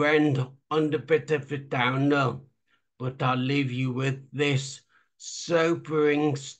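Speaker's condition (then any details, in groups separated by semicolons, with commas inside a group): Traumatic brain injury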